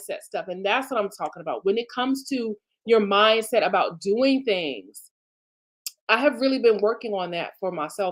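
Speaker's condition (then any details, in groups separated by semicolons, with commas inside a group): No condition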